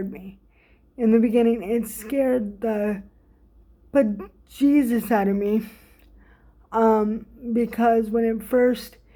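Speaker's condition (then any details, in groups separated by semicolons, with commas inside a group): Cerebral palsy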